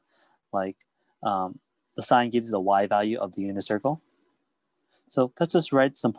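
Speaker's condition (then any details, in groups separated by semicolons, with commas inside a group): No condition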